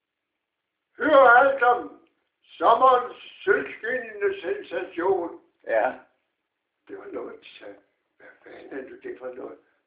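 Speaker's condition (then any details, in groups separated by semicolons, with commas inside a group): Parkinson's disease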